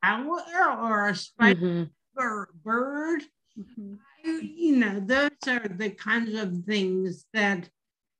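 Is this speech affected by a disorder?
Yes: dysarthria after stroke; stroke at age 50, double vision then collapse, tracheotomy, feeding tube, could not walk, swallow or eat; about 5 years post stroke, speech therapy with Claire, students Keziah and Emily, yoga, singing lessons; could not talk at first, letter board, possibly aphasic, dysarthria remains, much improved, diaphragmatic breathing, over-articulation.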